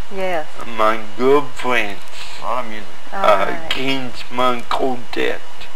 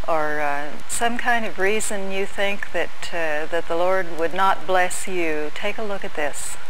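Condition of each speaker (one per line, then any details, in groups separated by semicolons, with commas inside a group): Cerebral palsy; from birth, 18 minutes oxygen deprivation at birth; affected by oxygen deprivation at birth
No condition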